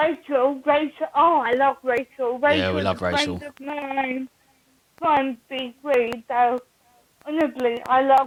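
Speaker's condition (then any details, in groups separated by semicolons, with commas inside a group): Cerebral palsy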